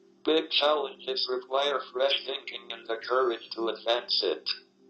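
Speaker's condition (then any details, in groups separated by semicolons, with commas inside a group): ALS, speech-generating device; degenerative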